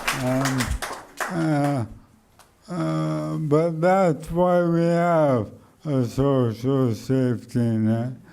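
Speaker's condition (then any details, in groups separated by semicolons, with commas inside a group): Motor neuron degeneration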